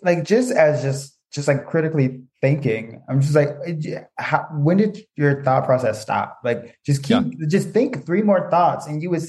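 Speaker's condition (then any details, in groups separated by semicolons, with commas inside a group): Stutter; stutter since early childhood, could not talk as child, speech and feelings-focused therapy since very small; still sometimes cannot say words, uses learned tools, checks things before speaking; deliberate intentional speech, plans and checks words before speaking; repeated sounds, prolonged sounds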